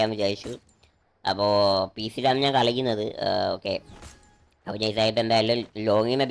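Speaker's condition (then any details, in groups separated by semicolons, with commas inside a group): No condition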